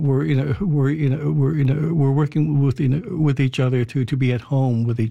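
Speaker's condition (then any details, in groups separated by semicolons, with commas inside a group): Stuttering; stutter for decades, years spent masking it, no cure; stuttering during this interview; repetitions, prolongations and contortions, needs time to finish sentences; repeated sounds, repeated words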